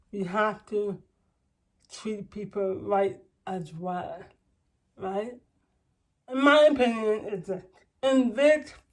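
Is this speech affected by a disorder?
Yes: cerebral palsy.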